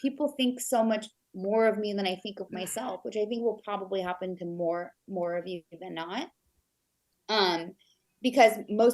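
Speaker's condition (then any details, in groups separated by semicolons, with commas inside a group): No condition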